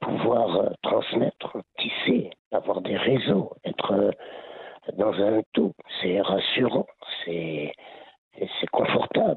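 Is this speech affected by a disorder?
Yes: laryngeal cancer; laryngeal cancer linked to heavy smoking, quit over 20 years ago, later lung cancer, part of lung removed.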